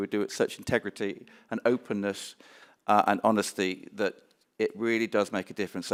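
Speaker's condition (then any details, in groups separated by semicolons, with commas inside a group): No condition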